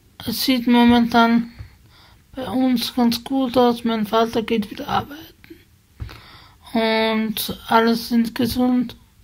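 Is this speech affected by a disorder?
Yes: spasticity from birth; multiple sclerosis.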